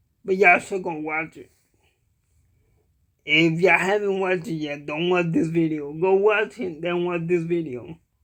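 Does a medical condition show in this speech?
Yes: cerebral palsy; cannot walk, uses wheelchair.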